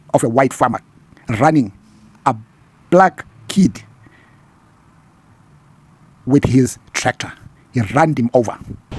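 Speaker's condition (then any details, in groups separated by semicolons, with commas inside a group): No condition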